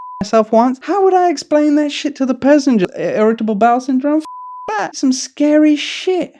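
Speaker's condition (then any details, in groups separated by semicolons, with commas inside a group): No condition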